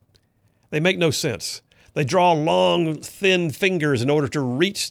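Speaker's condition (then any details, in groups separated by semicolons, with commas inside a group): No condition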